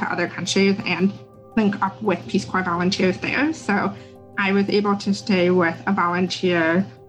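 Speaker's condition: Deafness; had speech therapy

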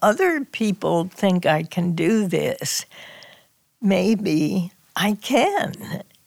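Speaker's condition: Spasmodic dysphonia; made at Johns Hopkins by neurologist and otolaryngologist

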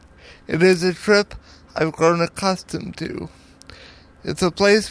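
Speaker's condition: Cerebral palsy; power wheelchair user

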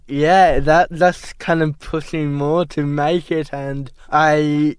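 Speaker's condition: Cerebral palsy; diagnosed at 12 months at Westmead Hospital, ski poles hard to place; ongoing therapy at Cerebral Palsy Alliance, para-snowboarder, has driving license; at diagnosis told may never walk or talk

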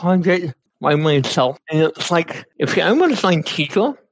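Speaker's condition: Cerebral palsy; affects fine motor skills and walking

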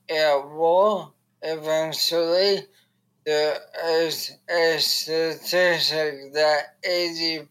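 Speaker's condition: ALS; arms do not work

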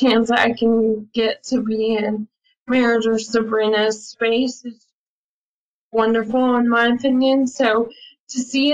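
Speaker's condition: ALS; attends ALS clinic

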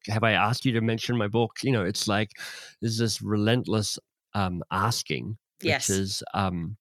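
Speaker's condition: Cleft lip and palate; congenital

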